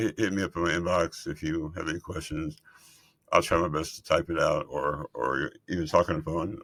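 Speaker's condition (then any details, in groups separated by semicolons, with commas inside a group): Multiple system atrophy; central hypoventilation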